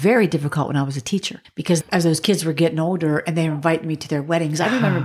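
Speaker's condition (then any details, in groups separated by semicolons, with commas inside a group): No condition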